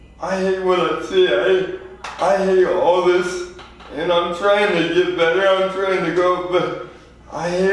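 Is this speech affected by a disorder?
Yes: spastic quadriplegia cerebral palsy; out of breath when starting to read.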